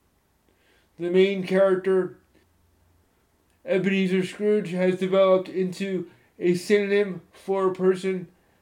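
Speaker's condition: Spastic cerebral palsy, moderate

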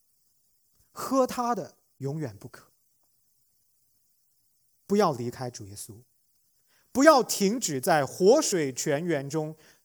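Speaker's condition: No condition

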